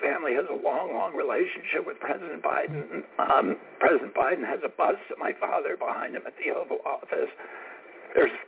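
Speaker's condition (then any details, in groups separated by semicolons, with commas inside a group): Spasmodic dysphonia; constantly raspy voice, speech seems difficult, appears to gasp for air, sounds cut off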